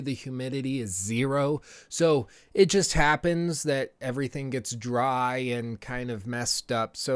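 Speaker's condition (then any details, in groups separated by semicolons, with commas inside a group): No condition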